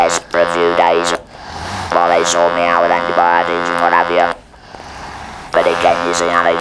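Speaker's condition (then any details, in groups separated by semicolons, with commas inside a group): Laryngeal cancer with laryngectomy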